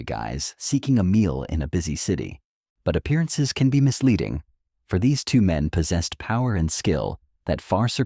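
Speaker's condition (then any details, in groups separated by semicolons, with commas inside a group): No condition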